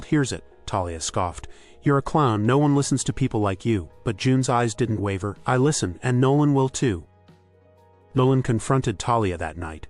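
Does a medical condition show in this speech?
No.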